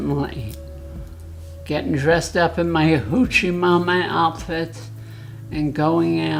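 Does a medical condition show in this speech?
Yes: essential tremor.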